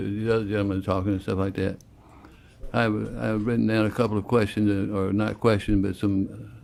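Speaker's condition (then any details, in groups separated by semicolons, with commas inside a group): Parkinson's; says speech is gone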